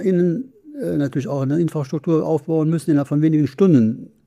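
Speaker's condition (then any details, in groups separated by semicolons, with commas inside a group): Parkinson's disease; numbness right foot, glasses slipped from hand, deep brain stimulation: two brainstem electrodes, pacemaker in chest; speech therapy, nine weekly exercise sessions incl. therapeutic boxing, Ping-Pong Parkinson, DBS largely replacing medication; speech therapy trains facial muscles against freezing face and speech against decline, going well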